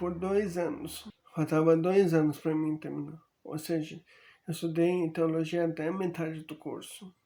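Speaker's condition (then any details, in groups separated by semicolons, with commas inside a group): Amyotrophic lateral sclerosis; diagnosed about one month ago, progressive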